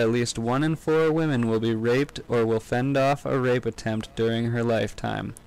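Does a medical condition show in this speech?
No.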